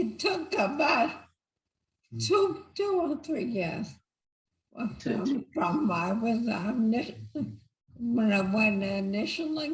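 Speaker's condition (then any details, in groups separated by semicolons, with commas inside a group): Multiple system atrophy; weakened speaking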